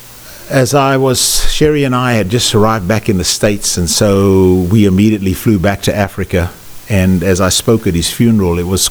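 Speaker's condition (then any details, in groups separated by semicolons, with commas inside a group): No condition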